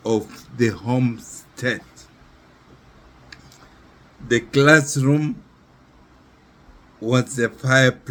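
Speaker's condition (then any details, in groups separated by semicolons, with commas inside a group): Neurological disease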